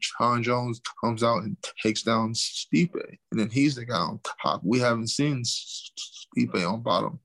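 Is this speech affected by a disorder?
Yes: stuttering; lifelong stutter, not caused by combat sports, father also stutters; commenters call speech slurred and mistake it for CTE; here prolonged sounds.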